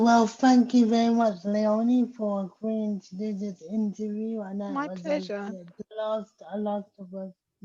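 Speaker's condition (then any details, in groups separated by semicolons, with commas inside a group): Cerebral palsy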